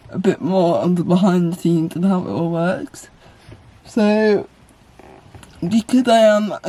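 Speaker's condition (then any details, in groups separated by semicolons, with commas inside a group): Cerebral palsy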